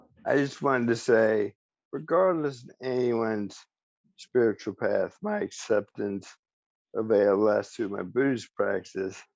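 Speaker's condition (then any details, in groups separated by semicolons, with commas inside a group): ALS; speech still preserved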